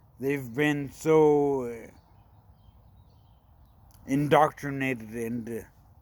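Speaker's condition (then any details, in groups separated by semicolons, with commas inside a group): Brain injury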